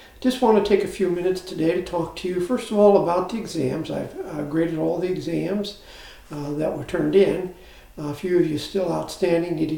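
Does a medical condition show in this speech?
No.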